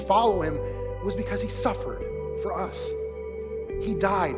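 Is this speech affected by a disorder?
No.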